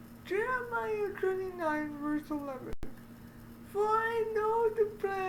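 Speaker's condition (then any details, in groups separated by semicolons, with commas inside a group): Cerebral palsy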